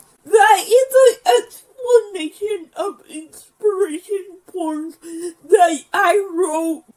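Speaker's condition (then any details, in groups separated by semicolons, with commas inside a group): Physical speech impairment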